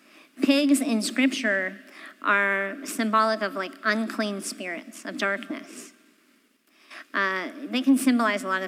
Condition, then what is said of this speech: Cleft palate. So when you're born with a cleft palate, it's where you don't have a section of the roof of your mouth. That's why I sound the way I do.